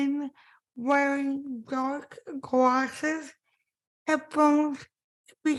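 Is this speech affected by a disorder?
Yes: spastic cerebral palsy; impaired speech.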